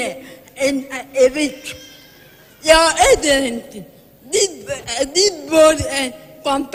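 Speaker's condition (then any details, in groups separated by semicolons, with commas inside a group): Cerebral palsy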